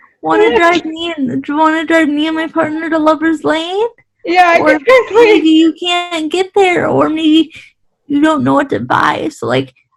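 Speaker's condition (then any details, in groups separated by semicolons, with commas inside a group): Cerebral palsy; quadriplegic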